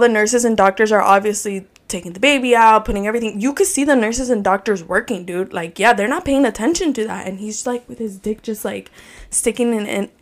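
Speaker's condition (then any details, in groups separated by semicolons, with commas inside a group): No condition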